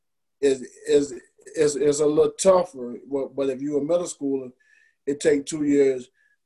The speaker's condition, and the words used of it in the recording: Stuttering. But it's a great feeling when you go out and I'm able to speak an hour and a half, and have complete fluency.